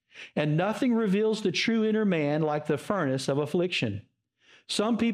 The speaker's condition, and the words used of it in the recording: No condition.